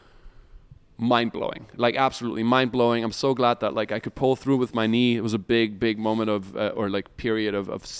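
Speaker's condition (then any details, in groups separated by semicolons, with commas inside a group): No condition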